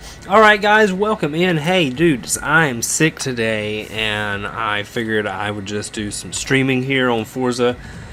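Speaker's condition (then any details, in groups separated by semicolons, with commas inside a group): No condition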